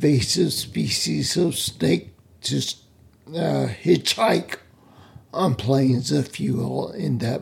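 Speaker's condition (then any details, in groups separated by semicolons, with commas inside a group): Spinocerebellar ataxia; mobility challenged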